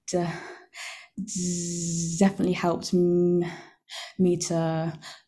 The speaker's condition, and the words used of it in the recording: Stuttering. I use a speech technique, which is all about my breathing.